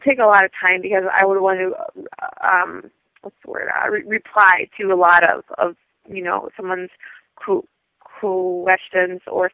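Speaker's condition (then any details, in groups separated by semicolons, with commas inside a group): Stuttering; stutter became more pronounced, obvious in junior year of high school, few months therapy at 18; learned cancellation, pull-out, easy onset, desensitization; techniques hard to use in everyday life; stutters pretty bad when introducing self, listeners assume forgotten name, sometimes only very small stutter; repeated sounds, repeated words, blocks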